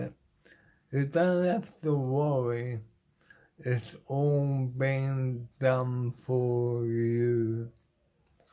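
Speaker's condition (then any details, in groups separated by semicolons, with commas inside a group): Motor neuron disease; terminal; body failing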